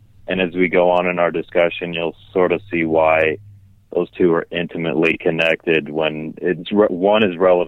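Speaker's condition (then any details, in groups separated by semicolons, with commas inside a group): No condition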